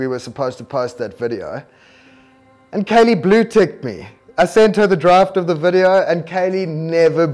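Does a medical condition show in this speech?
No.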